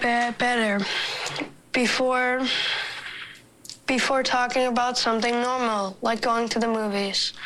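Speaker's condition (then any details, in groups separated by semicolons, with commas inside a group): Stuttering; stutter at age 13, learned speech-marking technique from Joe Biden; delivers prepared address marked to make words easier to say aloud; repeated sounds, repeated words, prolonged sounds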